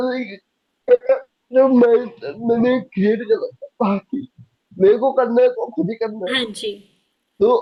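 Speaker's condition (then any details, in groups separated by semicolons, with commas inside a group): Cerebral palsy; could not speak as a child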